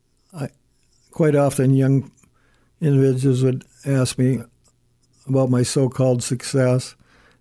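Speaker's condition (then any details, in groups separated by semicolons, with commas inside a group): Parkinson's disease; stutters and stammers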